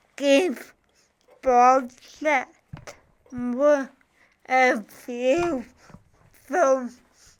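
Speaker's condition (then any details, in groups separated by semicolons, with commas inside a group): Cerebral palsy; from birth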